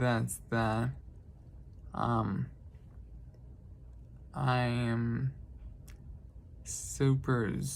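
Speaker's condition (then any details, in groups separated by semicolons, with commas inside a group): Traumatic brain injury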